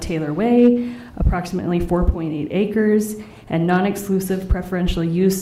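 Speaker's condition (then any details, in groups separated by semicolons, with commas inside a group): No condition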